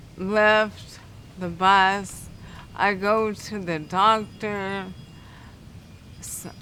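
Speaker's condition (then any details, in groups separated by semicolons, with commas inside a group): Cerebral palsy; affects speech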